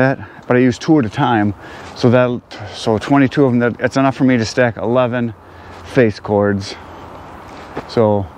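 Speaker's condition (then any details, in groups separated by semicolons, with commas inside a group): No condition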